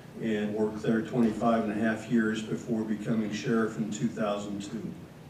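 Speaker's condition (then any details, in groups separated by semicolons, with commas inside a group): No condition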